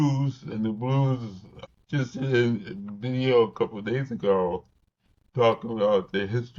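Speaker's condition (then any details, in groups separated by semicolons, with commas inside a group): Cerebral palsy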